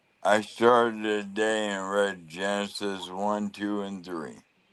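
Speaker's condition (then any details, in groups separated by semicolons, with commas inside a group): ALS; losing ability to talk and swallow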